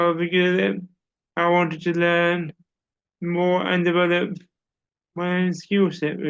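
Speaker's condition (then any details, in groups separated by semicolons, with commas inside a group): Cerebral palsy; audible speech impairment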